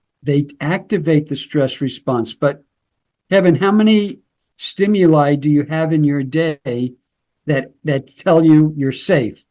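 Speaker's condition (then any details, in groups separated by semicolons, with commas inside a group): No condition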